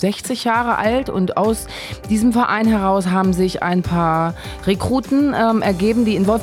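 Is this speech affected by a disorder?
No.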